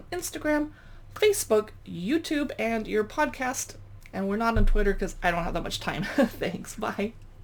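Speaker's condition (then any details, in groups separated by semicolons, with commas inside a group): No condition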